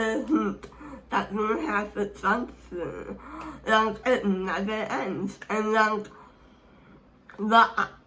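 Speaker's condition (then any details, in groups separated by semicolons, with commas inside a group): Speech impairment; hard to understand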